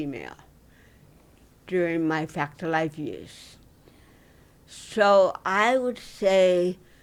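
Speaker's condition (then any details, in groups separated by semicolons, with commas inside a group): Cerebral palsy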